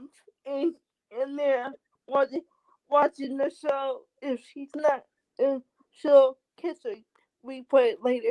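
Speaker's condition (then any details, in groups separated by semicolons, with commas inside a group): Cerebral palsy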